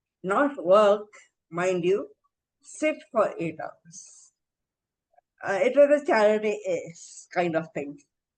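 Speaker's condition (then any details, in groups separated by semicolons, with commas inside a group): Encephalitis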